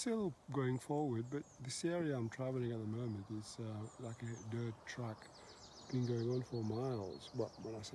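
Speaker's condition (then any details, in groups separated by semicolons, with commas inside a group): No condition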